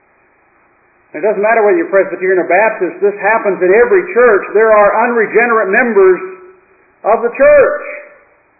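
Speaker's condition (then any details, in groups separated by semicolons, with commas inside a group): No condition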